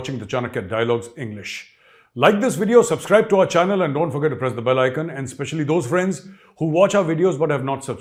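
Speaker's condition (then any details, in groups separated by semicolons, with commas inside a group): No condition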